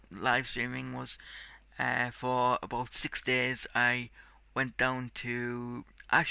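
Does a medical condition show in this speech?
Yes: cerebral palsy; tight muscles.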